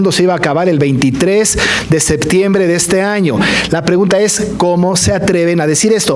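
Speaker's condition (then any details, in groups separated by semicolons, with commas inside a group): No condition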